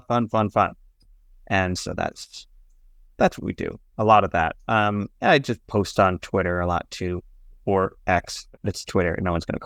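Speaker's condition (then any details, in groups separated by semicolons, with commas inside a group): No condition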